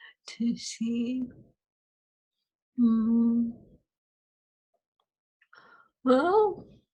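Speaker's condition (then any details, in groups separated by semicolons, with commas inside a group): ALS; swallowing lost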